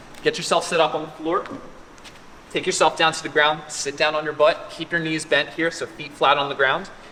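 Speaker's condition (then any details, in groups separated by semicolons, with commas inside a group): No condition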